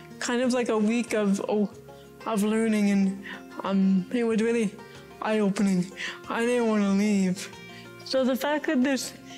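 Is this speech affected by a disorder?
Yes: cerebral palsy.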